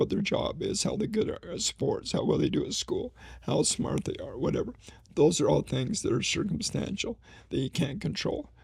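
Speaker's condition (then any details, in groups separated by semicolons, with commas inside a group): ALS; needs voice rest during conversation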